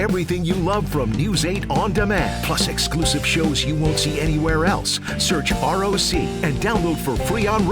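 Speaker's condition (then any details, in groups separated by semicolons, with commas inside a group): No condition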